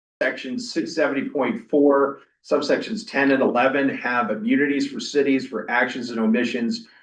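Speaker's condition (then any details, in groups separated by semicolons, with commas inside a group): No condition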